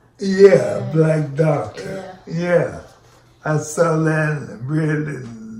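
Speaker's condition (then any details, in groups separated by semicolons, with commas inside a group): ALS; onset left foot drop, then left leg weakness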